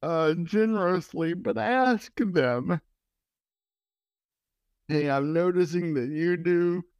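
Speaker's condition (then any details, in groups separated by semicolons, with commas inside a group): Cerebral palsy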